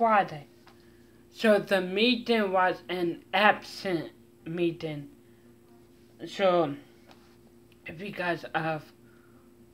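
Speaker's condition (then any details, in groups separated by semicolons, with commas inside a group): Mild cerebral palsy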